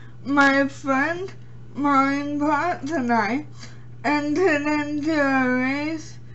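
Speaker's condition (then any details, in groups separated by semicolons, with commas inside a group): Cerebral palsy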